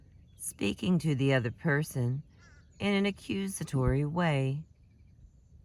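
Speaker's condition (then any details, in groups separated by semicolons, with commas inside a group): No condition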